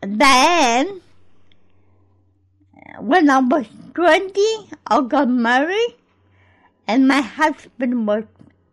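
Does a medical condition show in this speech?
Yes: cerebral palsy; cerebral palsy since birth, born in Greece; speech problems when young, began talking after attending Gruella school.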